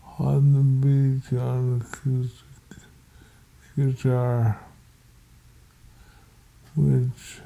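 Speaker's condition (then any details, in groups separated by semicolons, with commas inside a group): Multiple sclerosis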